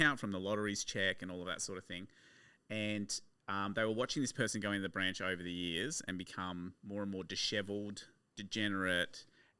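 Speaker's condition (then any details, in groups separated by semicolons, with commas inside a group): No condition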